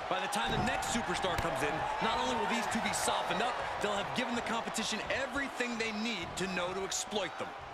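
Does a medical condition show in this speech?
No.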